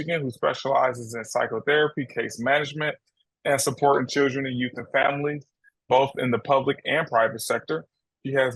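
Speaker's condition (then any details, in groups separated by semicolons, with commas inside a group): No condition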